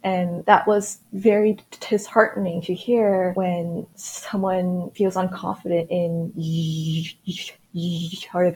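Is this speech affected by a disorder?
Yes: stuttering; lifelong stuttering; here prolonged sounds, blocks.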